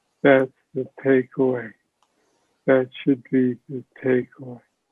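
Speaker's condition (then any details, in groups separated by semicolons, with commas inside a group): Parkinson's disease; speech sounds like mush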